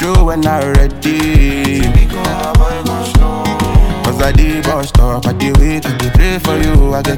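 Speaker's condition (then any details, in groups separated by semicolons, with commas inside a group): No condition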